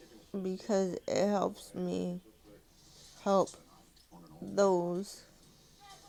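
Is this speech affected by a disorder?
Yes: cerebral palsy; from birth.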